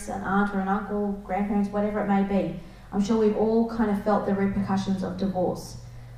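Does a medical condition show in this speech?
No.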